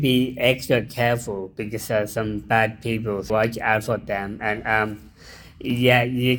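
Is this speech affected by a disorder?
Yes: Down syndrome; intellectual disability.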